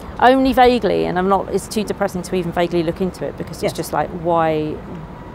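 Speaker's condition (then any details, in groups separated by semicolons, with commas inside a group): No condition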